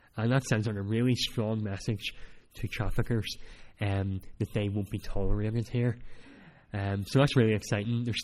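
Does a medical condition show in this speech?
Yes: cleft palate; speech not that clear at times.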